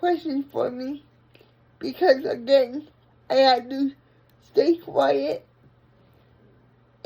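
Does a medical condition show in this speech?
Yes: brain injury; unable to walk.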